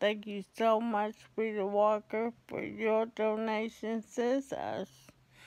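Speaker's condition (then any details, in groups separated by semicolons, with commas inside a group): ALS; affects hands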